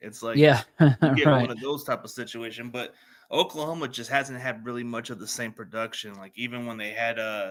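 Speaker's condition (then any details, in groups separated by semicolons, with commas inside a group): No condition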